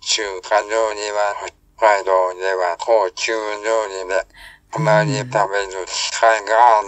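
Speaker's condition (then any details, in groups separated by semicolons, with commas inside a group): ALS, speech-generating device; cannot speak, uses synthesized voice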